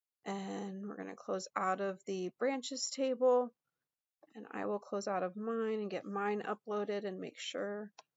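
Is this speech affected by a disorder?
No.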